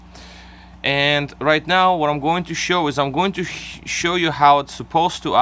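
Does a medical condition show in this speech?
No.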